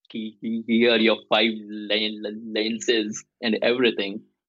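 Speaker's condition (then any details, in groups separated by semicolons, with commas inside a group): Stuttering; may block on some words, may repeat sounds; repeated sounds, prolonged sounds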